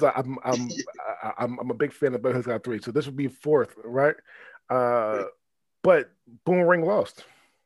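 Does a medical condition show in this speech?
Yes: stuttering; self-reported stutter, ongoing; here repeated words, blocks.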